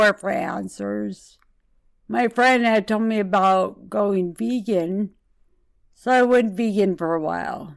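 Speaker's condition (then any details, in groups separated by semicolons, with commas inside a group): Multiple sclerosis; progressed from walker to wheelchair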